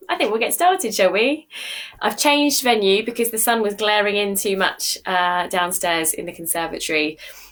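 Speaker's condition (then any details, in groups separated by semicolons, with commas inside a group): No condition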